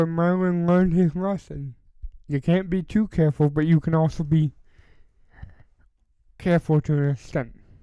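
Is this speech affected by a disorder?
Yes: cerebral palsy.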